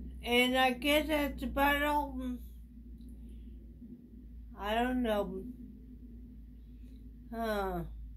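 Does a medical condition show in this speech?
Yes: traumatic brain injury.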